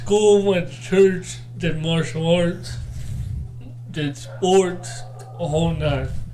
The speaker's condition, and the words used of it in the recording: Cerebral palsy. So obviously, hearing me, I do have a speech impediment.